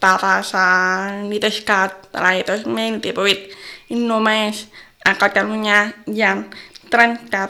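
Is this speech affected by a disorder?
Yes: deafness from birth, congenital; communicates by lip reading since always; others' face masks block lip reading, needs people to lower masks; intonation different from hearing speakers, may not be understood well, host finds speech understandable.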